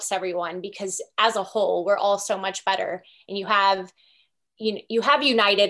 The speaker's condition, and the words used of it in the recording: No condition.